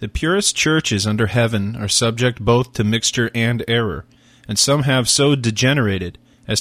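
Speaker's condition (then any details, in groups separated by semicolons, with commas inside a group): No condition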